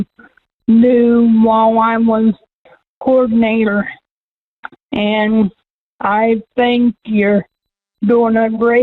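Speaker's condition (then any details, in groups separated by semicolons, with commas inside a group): Cerebral palsy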